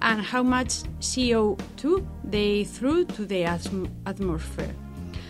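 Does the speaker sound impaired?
No.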